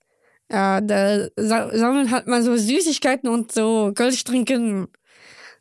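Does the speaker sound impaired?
Yes: Down syndrome; congenital, born in Köln, chromosome 21 present three times; adult, 24 years old.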